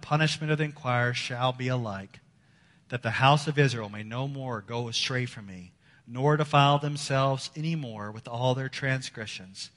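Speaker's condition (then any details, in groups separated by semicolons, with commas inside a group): No condition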